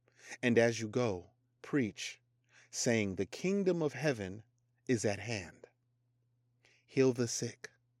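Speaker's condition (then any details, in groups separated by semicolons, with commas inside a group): No condition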